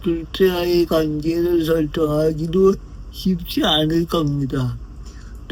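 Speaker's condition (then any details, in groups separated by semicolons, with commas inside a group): Brain lesion disability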